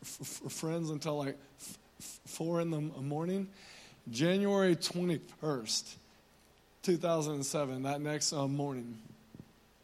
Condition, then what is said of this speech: Stuttering. Just FYI, I have a stutter, so if I get a little blocked up, just bear with me.